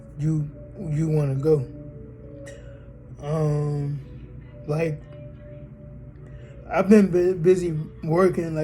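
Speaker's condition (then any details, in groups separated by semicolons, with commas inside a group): Cerebral palsy; from birth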